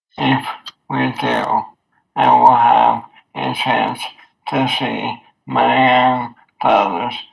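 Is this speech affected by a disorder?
Yes: amyotrophic lateral sclerosis; voice and hands affected; diagnosed at age 37.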